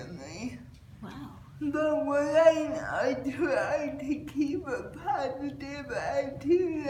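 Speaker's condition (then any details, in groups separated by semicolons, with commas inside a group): Cerebral palsy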